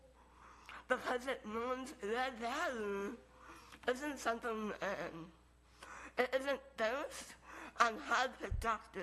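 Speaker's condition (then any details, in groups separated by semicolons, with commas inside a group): Moebius syndrome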